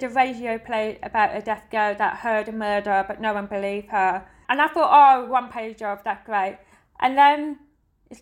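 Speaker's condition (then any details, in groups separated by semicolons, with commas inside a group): Deafness; not the music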